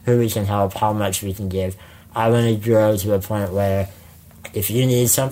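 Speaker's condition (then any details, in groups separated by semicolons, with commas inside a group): Spinal muscular atrophy; congenital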